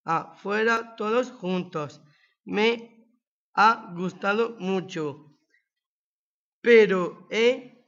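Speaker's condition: Down syndrome; attended Assido Centre since early childhood; age 20

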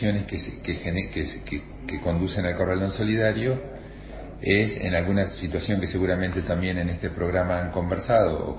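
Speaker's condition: No condition

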